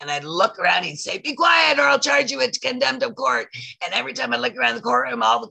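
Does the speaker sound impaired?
Yes: voice loss after throat polyp; polyp from years of singing and talking blocked throat, emergency throat surgery, tracheotomy warned possible; smoker-like voice from throat surgery not smoking, whole voice affected, still recovering.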